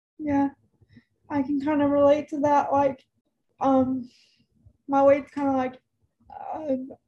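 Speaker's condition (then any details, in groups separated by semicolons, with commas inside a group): Cerebral palsy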